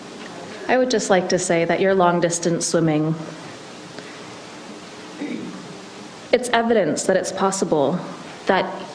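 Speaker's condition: No condition

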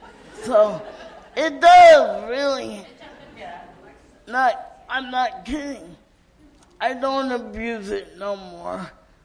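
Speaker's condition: Cerebral palsy; adult, wheelchair user, lives independently without 24-hour support

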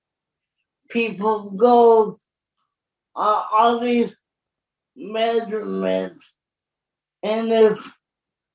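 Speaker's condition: Cerebral palsy; born very premature

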